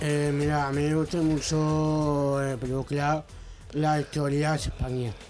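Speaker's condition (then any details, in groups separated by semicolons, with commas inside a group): Down syndrome; short fragmented phrases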